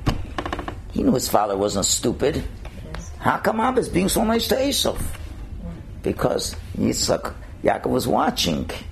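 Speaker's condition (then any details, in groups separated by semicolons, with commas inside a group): No condition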